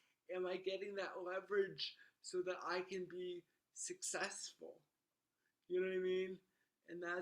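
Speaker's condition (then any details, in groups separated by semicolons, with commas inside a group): Cerebral palsy; wheelchair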